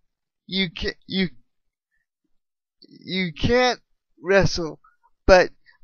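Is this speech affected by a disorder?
Yes: cerebral palsy.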